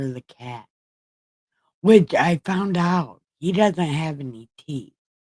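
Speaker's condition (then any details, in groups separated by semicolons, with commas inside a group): Brain injury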